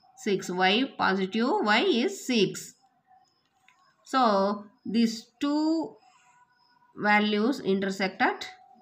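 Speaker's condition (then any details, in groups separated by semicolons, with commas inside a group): No condition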